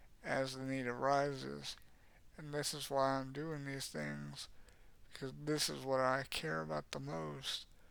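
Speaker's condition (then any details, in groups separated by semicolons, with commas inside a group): Cerebral palsy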